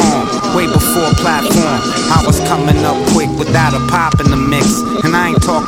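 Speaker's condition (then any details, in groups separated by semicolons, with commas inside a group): No condition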